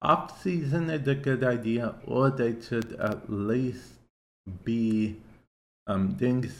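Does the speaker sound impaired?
Yes: cerebral palsy; affects speech to an extent, listener asked why speech sounds as it does.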